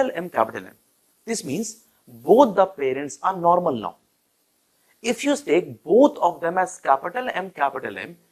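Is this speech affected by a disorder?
No.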